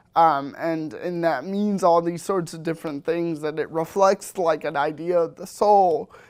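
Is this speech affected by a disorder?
Yes: cerebral palsy.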